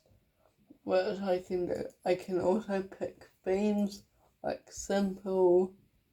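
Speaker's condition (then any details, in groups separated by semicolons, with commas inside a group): Cerebral palsy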